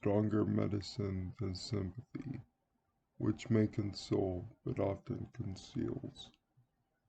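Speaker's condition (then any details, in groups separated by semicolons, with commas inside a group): Cerebral palsy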